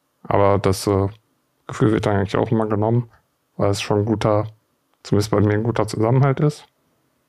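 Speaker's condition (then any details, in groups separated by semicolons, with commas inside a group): Duchenne muscular dystrophy; age 27, earlier rehab stays with others with muscular dystrophy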